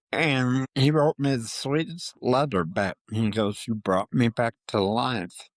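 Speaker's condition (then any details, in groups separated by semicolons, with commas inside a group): Parkinson's disease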